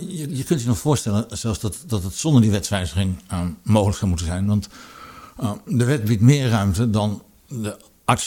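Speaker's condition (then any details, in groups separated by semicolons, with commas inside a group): Parkinson's disease; brain disease for almost eight years, walks with cane, falls regularly, stayed in Parkinson clinic; speaks with difficulty, audibly so now, harder than before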